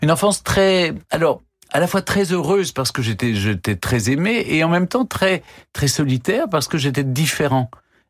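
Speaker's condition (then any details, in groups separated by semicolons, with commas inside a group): No condition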